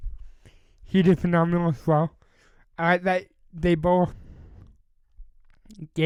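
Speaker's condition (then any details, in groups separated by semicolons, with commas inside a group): Cerebral palsy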